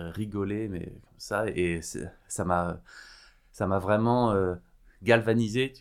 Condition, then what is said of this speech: Stuttering. Comme mon élocution, à peu près, quoi, en fait, ça met un peu de temps aussi pour venir, tu vois.